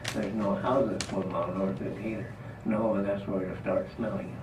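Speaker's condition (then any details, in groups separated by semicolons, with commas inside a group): Parkinson's disease; trouble talking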